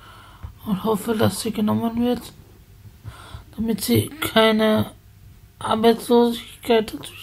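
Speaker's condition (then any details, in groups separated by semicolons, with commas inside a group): Spasticity from birth; multiple sclerosis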